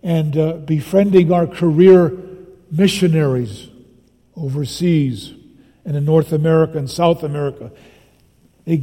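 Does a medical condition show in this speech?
No.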